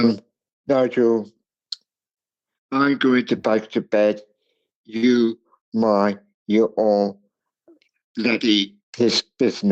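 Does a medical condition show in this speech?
Yes: cerebral palsy.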